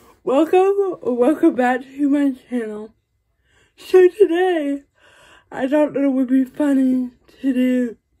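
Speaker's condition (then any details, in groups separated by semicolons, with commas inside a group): Cerebral palsy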